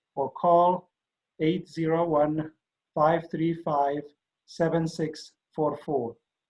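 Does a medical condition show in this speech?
No.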